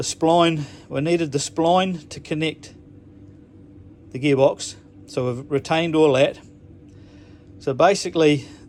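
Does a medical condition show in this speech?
No.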